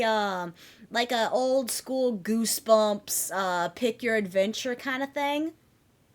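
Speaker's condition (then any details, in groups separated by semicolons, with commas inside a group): No condition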